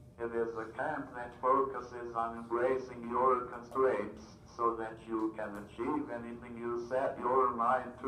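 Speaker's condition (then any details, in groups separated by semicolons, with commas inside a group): Cerebral palsy, athetoid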